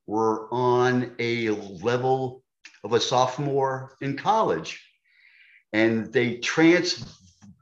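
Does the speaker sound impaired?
Yes: stuttering; since childhood, uncle also stuttered, made to speak with marbles in mouth as child; 90% of speech stuttered into 20s, avoided speaking in class due to mockery; here prolonged sounds.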